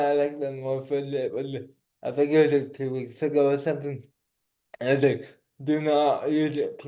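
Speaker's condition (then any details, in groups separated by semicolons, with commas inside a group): Cerebral palsy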